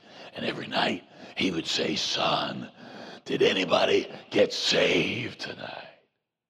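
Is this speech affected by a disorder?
Yes: voice box removal needed; voice self-described as Batman voice.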